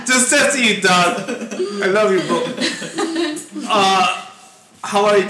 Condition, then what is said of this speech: No condition.